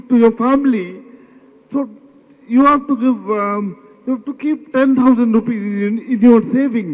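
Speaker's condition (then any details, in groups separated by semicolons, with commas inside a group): Cerebral palsy; could not talk properly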